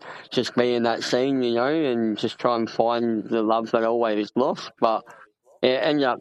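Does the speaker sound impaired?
Yes: cleft palate; congenital.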